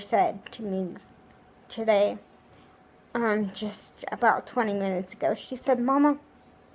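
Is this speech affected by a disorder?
Yes: cerebral palsy; wheelchair user.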